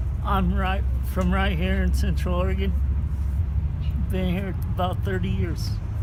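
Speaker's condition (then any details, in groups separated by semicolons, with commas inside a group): Cerebral palsy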